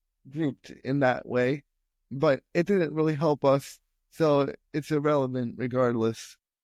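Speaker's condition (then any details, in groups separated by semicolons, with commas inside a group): Spastic quadriplegic cerebral palsy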